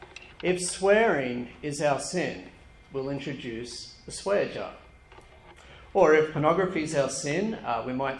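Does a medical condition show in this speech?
No.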